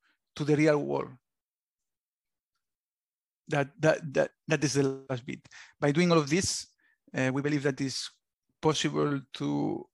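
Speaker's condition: Stuttering; past speech therapy, daily maintenance of learned techniques; stutter about the same in English and first language, English not first language; repeated sounds, repeated words

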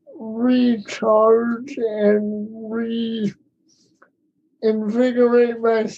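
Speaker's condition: Cerebral palsy; daily wheelchair use for mobility

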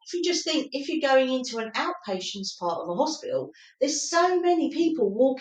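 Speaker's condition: No condition

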